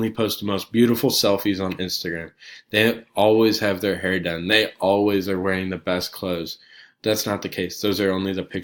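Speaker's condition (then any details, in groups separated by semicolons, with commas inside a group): No condition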